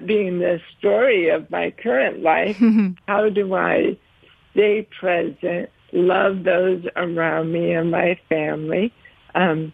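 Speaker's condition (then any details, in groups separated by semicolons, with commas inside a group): ALS; tongue affected, speaks more slowly than before, worried about voice but held up over 15 minutes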